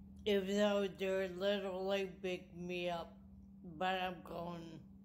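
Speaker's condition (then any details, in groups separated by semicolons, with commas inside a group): Traumatic brain injury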